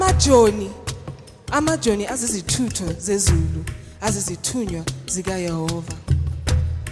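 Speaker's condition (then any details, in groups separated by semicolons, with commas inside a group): No condition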